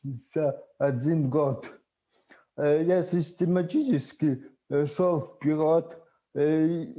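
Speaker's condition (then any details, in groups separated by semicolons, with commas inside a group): Cerebral palsy; from birth, wheelchair, spasticity; earlier severe spasticity flare-ups; initially unintelligible speech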